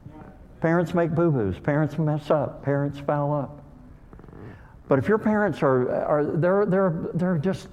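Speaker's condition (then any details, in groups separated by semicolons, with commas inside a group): Cleft lip and palate; called hair lip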